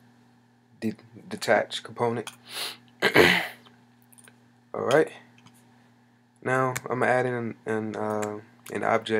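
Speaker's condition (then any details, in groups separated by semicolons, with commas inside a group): No condition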